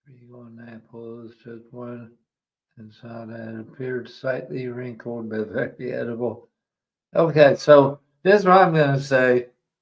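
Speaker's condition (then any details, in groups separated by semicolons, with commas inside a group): ALS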